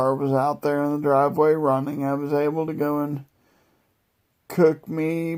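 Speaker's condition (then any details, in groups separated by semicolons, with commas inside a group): Multiple sclerosis; wheelchair; new infusion to halt progression, less fatigue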